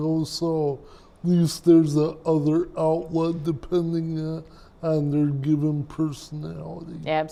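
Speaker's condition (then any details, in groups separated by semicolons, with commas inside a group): Cerebral palsy; present from birth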